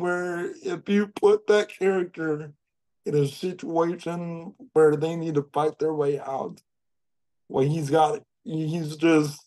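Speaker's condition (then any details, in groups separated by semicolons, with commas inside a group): Cerebral palsy; jokes of having voice for print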